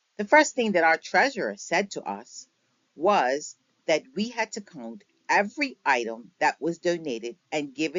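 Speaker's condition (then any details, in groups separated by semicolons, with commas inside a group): No condition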